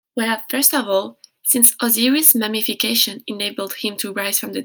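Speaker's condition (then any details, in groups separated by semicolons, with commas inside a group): No condition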